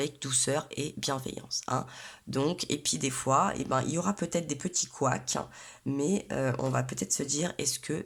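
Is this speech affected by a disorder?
No.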